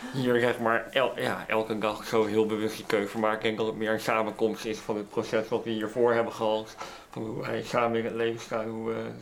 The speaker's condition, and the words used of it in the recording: Cleft palate. Je hoort het al op de manier waarop hij praat, heeft immers zelfs ook een hazenlip.